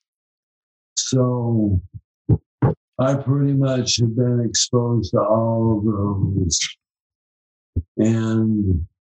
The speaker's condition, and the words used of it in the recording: ALS (motor neuron disease). So I don't have that deep, resonating radio voice that I used to have.